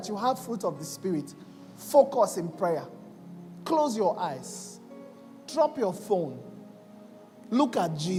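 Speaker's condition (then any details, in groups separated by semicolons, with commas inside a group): No condition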